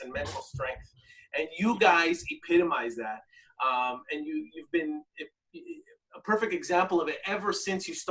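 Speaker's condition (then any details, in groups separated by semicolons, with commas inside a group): No condition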